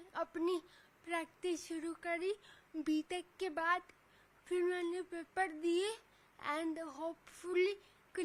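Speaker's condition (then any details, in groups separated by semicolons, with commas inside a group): Cerebral palsy; since childhood, affects walking and speech; cannot speak properly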